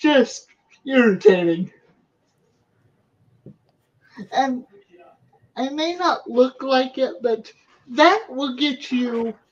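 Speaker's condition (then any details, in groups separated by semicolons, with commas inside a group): Cerebral palsy; wheelchair user, physical therapy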